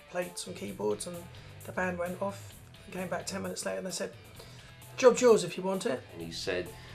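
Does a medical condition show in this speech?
No.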